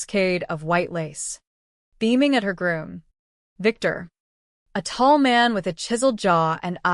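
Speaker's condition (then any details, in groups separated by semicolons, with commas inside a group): No condition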